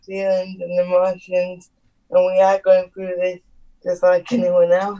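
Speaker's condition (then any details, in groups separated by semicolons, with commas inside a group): Cerebral palsy; needs adapted housing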